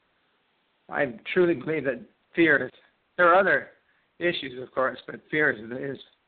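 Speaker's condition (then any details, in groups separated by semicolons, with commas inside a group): Parkinson's disease; daily walks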